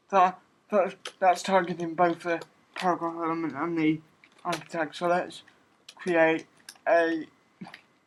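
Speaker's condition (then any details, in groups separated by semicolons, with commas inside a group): Cerebral palsy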